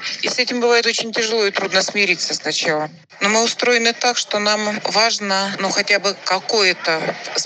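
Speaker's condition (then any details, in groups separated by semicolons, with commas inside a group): No condition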